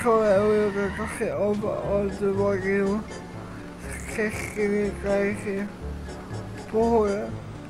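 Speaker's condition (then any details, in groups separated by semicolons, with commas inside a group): Cerebral palsy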